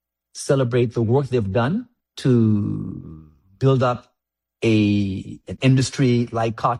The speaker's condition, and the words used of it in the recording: Stuttering. But then when I start learning about yoga and pranayama, by slowing down your breath, you slow down your conscious mind and you're able to find the words.